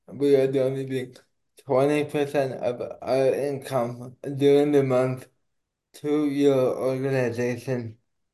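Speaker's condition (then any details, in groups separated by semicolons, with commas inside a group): Cerebral palsy; not slurred, per host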